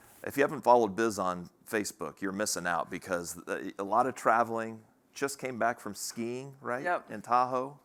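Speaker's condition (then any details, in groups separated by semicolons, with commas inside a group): No condition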